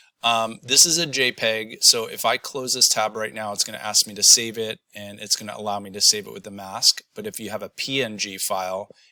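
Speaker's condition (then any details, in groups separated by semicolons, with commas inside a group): No condition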